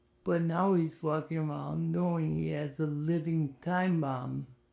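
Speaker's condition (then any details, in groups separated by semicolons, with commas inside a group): ALS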